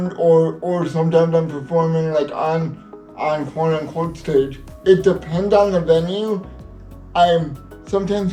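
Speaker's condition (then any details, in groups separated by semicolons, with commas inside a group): Cerebral palsy; uses wheelchair, assistive technology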